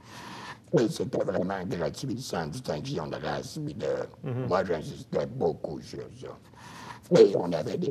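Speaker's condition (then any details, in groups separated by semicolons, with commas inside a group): Throat cancer, voice prosthesis; speaks with voice prosthesis for 10 years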